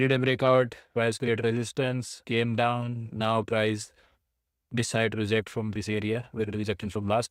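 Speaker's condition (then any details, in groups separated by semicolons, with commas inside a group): No condition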